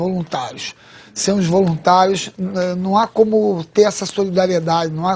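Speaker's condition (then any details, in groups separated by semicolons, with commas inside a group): No condition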